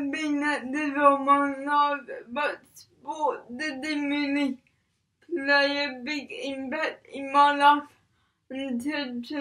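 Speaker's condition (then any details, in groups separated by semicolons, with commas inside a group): Cerebral palsy; speech affected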